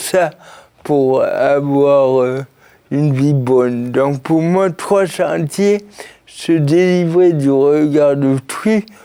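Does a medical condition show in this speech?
Yes: cerebral palsy; since birth, birth injury.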